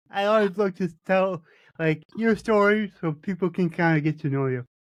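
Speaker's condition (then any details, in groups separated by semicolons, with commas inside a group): Cerebral palsy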